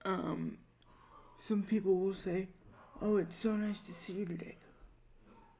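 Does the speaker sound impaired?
Yes: spastic quadriplegic cerebral palsy; uses wheelchair for everything, unable to walk, diagnosed at young age; adult, asks for help with some tasks; breathes on own without any support, eats and feeds self.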